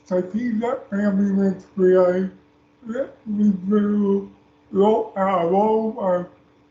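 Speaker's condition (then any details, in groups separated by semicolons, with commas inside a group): Speech impairment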